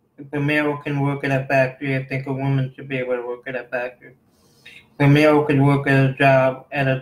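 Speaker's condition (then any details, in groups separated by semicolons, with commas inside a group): Cerebral palsy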